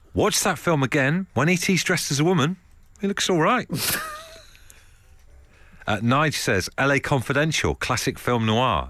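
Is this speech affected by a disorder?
No.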